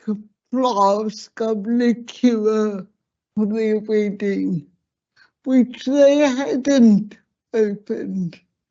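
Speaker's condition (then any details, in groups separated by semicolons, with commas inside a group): Slurred speech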